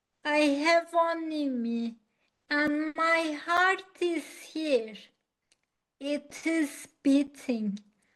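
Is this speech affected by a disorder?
Yes: acquired ataxia.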